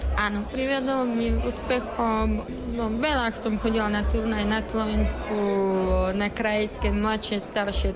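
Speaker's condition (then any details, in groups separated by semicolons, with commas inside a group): Deafness; born hearing, near-total hearing loss in early childhood, caused by medicines given as treatment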